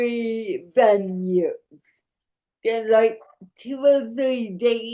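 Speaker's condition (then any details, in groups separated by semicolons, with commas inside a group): Cerebral palsy; speech affected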